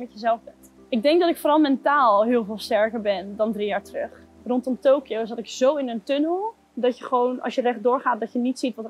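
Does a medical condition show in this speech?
No.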